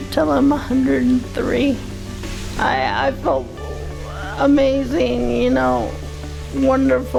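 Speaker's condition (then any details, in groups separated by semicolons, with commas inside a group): Cerebral palsy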